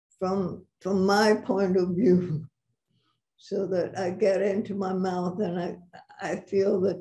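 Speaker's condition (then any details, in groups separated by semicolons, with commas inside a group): Parkinson's; about six years since onset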